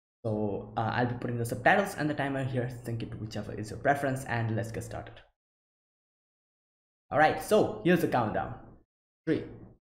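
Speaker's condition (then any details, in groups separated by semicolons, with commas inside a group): No condition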